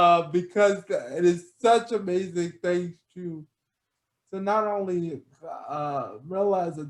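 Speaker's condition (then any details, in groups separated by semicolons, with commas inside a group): Cerebral palsy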